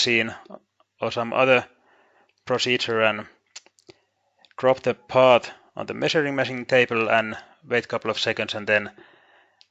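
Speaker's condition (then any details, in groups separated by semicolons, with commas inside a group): No condition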